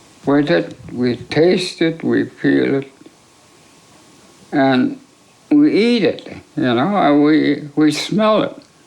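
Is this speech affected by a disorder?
Yes: ALS; attributed to mercury poisoning; affects swallowing and speech.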